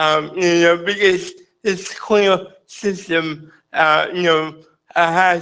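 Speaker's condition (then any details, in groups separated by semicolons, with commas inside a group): Cerebral palsy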